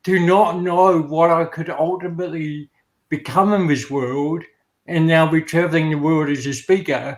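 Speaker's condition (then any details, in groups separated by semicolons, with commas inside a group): Cerebral palsy; speech and walking affected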